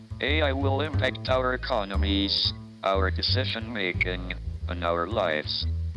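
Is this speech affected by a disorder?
Yes: ALS, through a speech-generating device.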